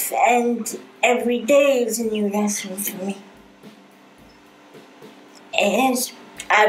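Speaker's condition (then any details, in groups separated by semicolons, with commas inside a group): Cerebral palsy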